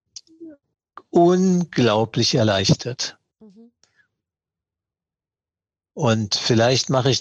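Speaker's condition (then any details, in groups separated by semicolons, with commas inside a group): Parkinson's disease; long attributed to stage fright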